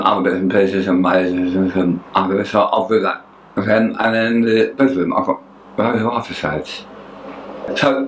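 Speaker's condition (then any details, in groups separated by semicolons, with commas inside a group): Tongue cancer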